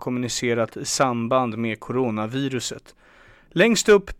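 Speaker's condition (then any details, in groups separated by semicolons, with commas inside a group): No condition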